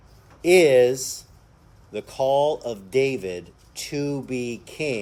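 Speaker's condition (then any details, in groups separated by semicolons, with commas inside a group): No condition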